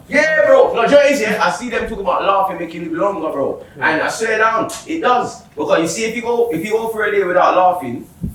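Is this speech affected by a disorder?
No.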